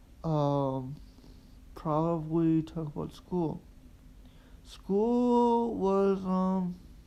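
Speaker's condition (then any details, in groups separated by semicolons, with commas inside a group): Quadriplegic cerebral palsy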